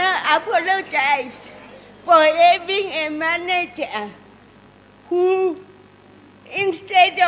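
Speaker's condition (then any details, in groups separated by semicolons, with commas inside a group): Cerebral palsy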